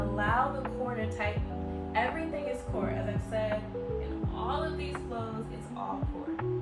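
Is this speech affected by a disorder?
No.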